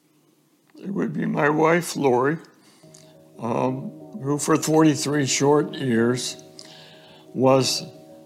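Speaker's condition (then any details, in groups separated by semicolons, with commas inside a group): ALS; about two years since diagnosis, recorded acceptance speech played at hall of fame banquet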